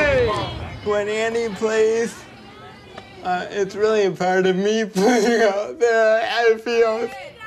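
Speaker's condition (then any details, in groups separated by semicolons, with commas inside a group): Cerebral palsy; speaks short phrases, pauses to catch breath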